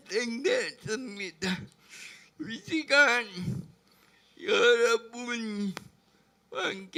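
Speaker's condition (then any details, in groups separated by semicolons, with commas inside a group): Brain lesion disability grade 1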